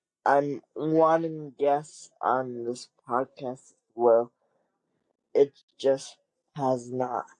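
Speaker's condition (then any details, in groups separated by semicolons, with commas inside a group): Cerebral palsy; wheelchair user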